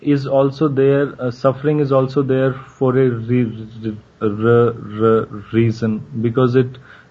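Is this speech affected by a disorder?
Yes: stuttering; fluency-focused approach earlier, six months of bouncing and open disclosure at schools with Samagra NGO; stuttering modification, voluntary stuttering with bounces, learned through Samagra and Dr. Sachin; variable stuttering, blocks incl. silent blocks, mild in interview, more stuttering formerly when avoiding; here repeated sounds.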